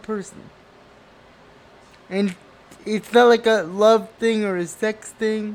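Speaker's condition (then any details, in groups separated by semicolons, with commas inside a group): Cerebral palsy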